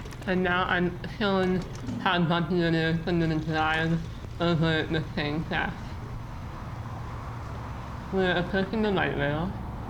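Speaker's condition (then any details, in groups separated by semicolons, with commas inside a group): Muscular dystrophy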